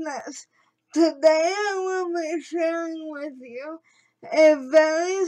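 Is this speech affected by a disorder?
Yes: cerebral palsy.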